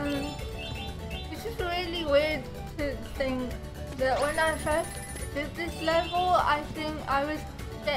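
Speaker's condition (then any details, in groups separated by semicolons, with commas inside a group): Cerebral palsy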